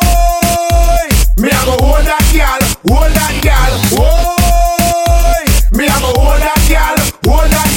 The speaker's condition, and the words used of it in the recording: No condition.